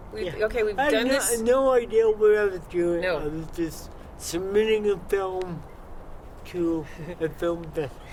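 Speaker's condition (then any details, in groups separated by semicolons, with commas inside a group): Cerebral palsy; from birth, wheelchair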